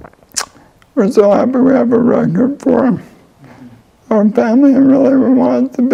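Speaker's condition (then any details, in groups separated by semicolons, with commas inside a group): ALS; voice and lungs affected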